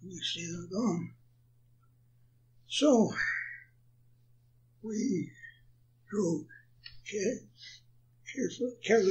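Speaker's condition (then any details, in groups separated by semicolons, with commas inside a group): Parkinson's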